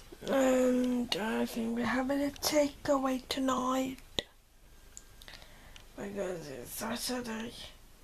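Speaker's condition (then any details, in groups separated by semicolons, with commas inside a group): Cerebral palsy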